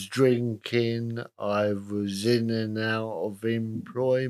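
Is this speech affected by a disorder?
Yes: cerebral palsy, spastic, moderate; talks a bit funny.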